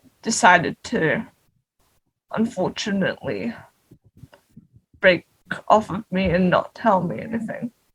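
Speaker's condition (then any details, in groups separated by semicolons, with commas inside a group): Cerebral palsy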